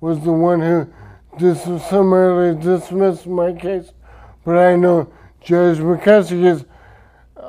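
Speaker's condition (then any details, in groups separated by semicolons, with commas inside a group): Traumatic brain injury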